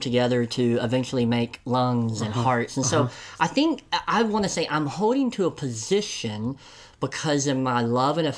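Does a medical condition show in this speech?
Yes: cleft lip and palate; congenital.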